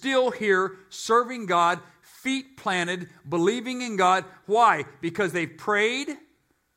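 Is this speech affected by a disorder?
No.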